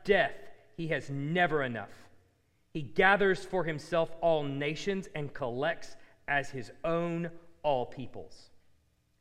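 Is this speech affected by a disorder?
No.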